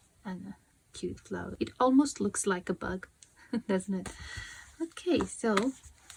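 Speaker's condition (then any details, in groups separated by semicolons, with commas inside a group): No condition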